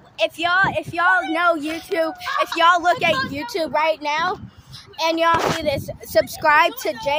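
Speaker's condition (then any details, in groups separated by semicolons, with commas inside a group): No condition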